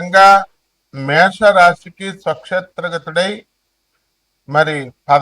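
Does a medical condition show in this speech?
No.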